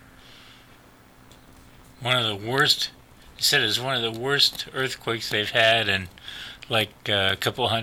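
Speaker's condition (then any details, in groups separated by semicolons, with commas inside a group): No condition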